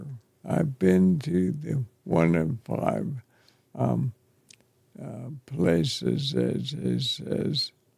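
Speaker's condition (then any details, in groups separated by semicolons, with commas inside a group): ALS; affects chest and throat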